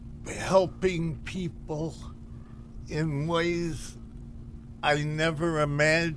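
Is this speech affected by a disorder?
Yes: Parkinson's disease; Parkinson's disease diagnosed about 15 years ago, asked neurologist about trying cannabis, childhood accident with disability.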